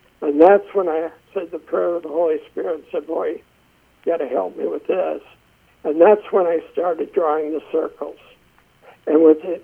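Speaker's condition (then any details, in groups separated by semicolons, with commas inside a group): Essential tremor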